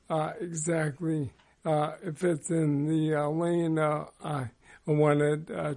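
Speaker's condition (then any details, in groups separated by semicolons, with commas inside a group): ALS; progressive motor neuron disease, slower progression than most; over 12 years since diagnosis, worsening daily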